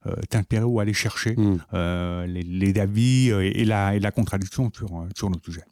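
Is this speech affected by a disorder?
Yes: profound deafness from birth; profound congenital deafness, behind-the-ear hearing aids, cued speech (LPC), sign language learned later, younger sister also deaf.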